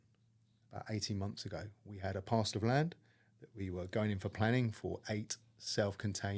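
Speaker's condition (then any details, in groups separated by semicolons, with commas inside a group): No condition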